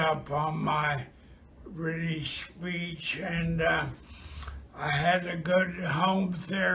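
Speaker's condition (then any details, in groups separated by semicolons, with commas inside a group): Spastic dysarthria due to ALS; ALS, speech changes first symptom; worsening speech, ENT and swallow evaluation, tongue exercises; spastic dysarthria, trouble with back-of-throat sounds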